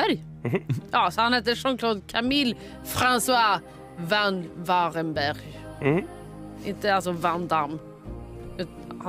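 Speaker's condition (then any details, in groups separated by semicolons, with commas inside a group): No condition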